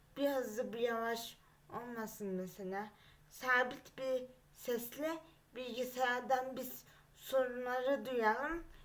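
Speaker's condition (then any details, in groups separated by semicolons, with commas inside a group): Cerebral palsy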